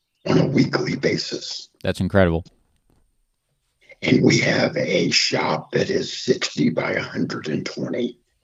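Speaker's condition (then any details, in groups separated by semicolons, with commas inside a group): Throat cancer, half voicebox, partial laryngectomy; half of voicebox removed; about three years since cancer; voice affected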